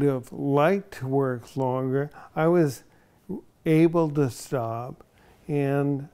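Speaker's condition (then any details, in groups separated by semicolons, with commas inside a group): ALS; onset in one foot; diagnosed 5.5 years ago, symptoms a year earlier, slowly progressing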